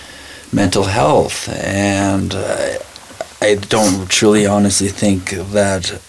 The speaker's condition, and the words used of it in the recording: Stuttering. You know, we like, play on the same hockey team together, and you didn't even hear it or recognize it.